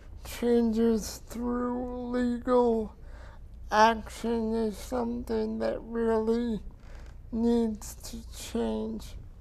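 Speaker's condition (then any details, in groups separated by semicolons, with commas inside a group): Cerebral palsy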